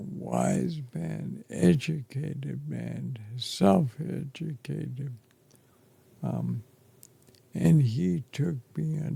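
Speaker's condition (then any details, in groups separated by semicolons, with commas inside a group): ALS; affects chest and throat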